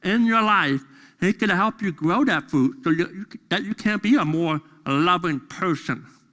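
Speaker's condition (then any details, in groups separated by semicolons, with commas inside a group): Deafness; deaf during school years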